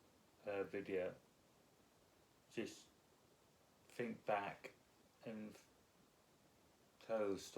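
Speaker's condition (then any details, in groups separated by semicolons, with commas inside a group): Multiple sclerosis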